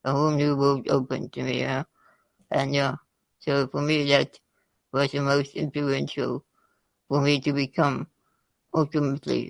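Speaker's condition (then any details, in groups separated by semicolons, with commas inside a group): Spinal muscular atrophy type 2; type 2, progressive, severe disability; weakening over time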